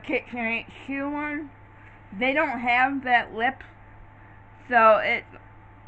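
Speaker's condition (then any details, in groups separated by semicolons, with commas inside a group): Cerebral palsy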